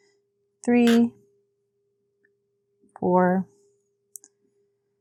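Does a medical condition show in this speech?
No.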